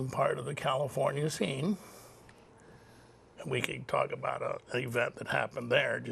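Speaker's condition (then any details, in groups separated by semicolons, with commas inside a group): Cerebral palsy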